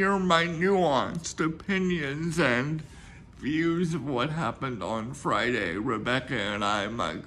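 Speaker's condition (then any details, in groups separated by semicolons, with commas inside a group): Cerebral palsy; speaks slower at times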